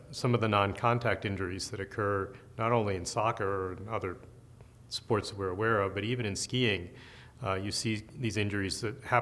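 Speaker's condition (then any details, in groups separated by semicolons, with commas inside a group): No condition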